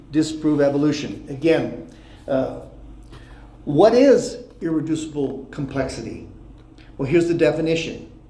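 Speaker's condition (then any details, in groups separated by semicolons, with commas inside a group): No condition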